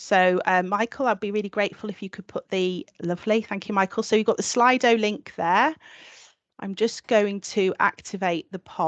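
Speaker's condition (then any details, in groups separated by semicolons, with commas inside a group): No condition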